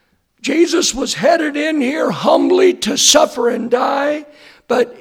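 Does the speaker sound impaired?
Yes: hoarseness after vocal cord surgery; earlier doctor attributed voice problem to aging, second opinion sought; post-operative check on Monday good, vocal cords look straight, hoarseness remains; hard to hear.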